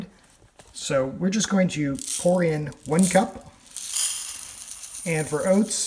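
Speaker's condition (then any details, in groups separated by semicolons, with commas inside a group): No condition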